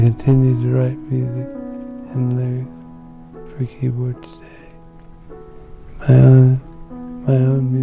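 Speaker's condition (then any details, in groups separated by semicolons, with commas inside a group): Parkinson's disease; early onset, deep brain stimulation in thalamus, two brain surgeries; about 27 years since onset, tremors eliminated by surgery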